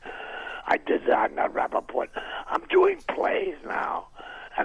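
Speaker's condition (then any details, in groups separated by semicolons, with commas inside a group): Throat cancer, vocal cord removed, partial laryngectomy, right vocal cord removed; voice lost after surgery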